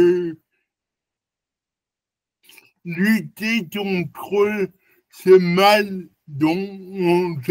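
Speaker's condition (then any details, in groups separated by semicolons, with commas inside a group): Cerebral palsy; lifelong, non-progressive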